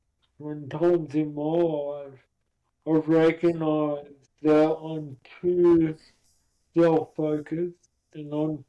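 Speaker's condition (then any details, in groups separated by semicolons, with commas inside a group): Cerebral palsy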